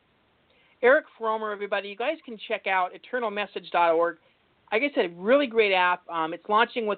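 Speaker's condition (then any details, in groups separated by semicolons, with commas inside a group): No condition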